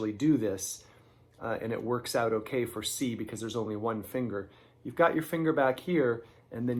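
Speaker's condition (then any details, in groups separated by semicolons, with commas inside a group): No condition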